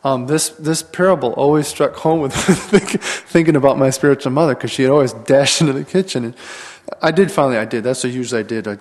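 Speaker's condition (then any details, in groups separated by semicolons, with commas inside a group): No condition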